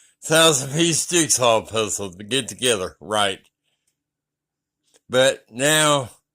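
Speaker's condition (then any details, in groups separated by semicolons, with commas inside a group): Traumatic brain injury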